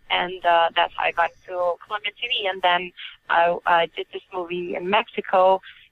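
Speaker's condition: No condition

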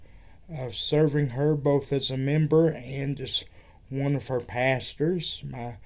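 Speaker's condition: Cerebral palsy; wheelchair user

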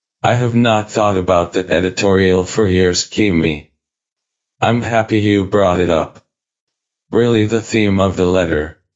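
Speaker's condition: ALS, speech-generating device; eye-activated synthetic voice built from voice banking

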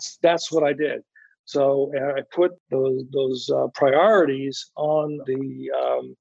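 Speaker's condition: Anomic aphasia after stroke; expected lifelong, setbacks after three seizures, constraint-induced movement therapy (CIMT)

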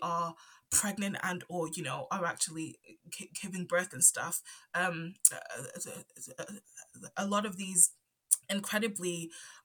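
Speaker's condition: Stutter; onset around age 5 after move from Zambia to UK, none before per parents, cause unknown; stutters here and there, stutter affects talking, often stays quiet to avoid stuttering; repeated sounds

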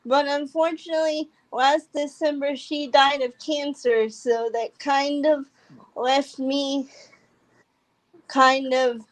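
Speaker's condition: Cerebral palsy; drives electric wheelchair

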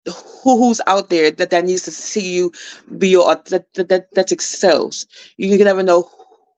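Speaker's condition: Stuttering; repeated sounds

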